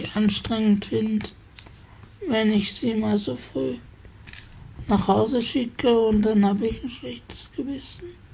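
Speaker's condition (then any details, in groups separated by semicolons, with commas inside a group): Spasticity from birth; multiple sclerosis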